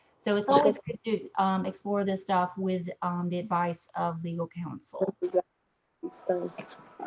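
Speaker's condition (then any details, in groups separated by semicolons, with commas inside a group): No condition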